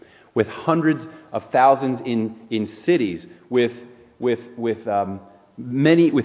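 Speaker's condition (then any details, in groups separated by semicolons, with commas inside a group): No condition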